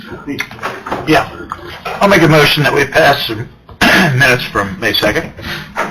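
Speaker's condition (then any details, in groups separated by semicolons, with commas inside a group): No condition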